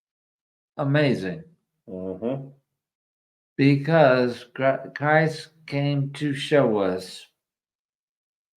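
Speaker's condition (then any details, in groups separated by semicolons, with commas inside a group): ALS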